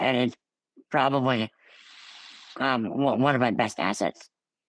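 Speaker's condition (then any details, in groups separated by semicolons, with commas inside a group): Ullrich congenital muscular dystrophy; scoliosis surgery at 14 nearly fatal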